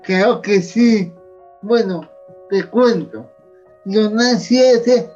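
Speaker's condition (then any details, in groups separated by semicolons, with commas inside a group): Cerebral palsy; near death as newborn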